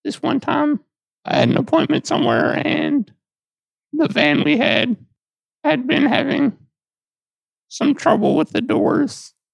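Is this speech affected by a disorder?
Yes: Duchenne muscular dystrophy; diagnosed age 6 by biopsy in Augusta Georgia after falls, daily prednisone, spinal fusion, wheelchair; age 20, progressive weakness most muscles, non-invasive ventilator nightly and part of day, no trach.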